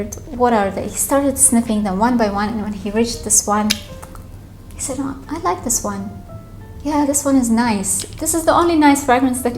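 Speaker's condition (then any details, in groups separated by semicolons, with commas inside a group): No condition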